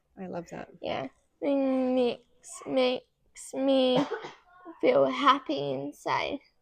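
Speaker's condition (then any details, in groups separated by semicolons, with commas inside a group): Cerebral palsy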